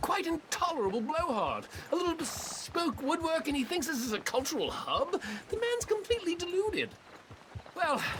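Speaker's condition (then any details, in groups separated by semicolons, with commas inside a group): No condition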